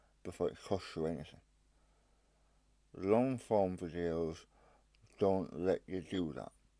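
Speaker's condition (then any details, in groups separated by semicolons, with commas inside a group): Stage 4 tongue cancer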